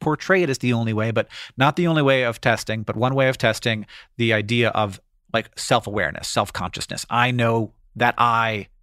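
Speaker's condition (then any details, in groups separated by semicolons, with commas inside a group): No condition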